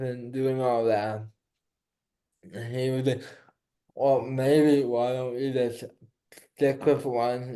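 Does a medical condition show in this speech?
Yes: cerebral palsy.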